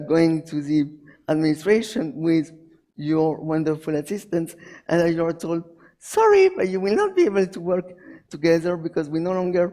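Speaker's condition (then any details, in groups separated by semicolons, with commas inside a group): Cerebral palsy; premature birth, arms held up; hyperventilates without physiotherapy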